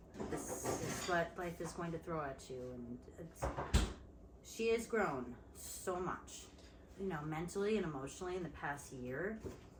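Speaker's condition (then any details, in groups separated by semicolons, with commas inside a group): No condition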